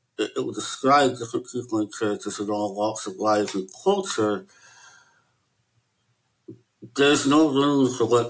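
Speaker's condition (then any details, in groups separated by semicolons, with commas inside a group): Möbius syndrome; affects hearing and eyesight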